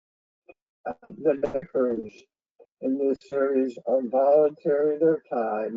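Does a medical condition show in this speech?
Yes: head and neck cancer.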